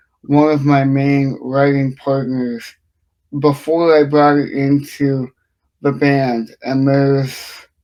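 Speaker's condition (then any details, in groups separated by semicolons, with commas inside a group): Cerebral palsy; from birth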